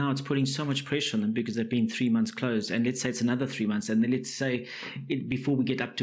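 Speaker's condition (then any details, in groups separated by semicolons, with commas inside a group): No condition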